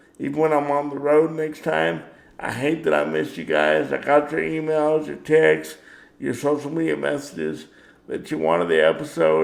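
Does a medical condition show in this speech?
Yes: cerebral palsy; power wheelchair.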